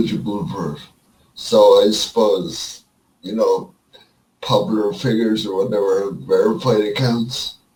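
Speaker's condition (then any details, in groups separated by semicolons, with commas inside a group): Cerebral palsy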